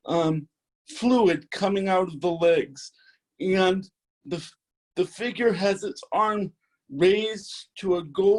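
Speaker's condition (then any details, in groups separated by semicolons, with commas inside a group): Cerebral palsy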